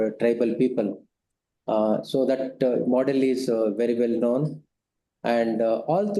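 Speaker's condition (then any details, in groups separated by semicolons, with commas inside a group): No condition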